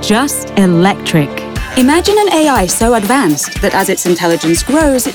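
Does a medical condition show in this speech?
No.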